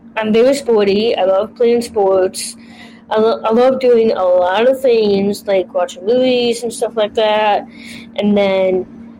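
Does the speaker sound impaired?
Yes: Down syndrome; trisomy 21, congenital; age 32.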